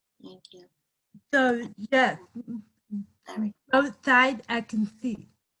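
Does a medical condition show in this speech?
Yes: cerebral palsy; from birth, congenital deafness.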